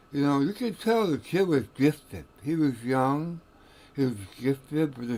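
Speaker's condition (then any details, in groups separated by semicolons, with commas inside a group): Tongue cancer; radiation-treated tongue cancer, throat shrunk; recent scan clean, recovering from radiation effects; swollen tongue, hard to understand, swallowing issues, nearly normal speech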